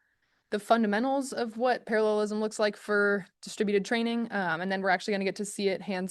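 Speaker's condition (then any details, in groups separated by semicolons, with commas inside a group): No condition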